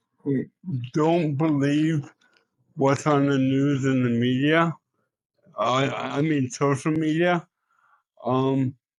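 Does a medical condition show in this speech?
Yes: cerebral palsy.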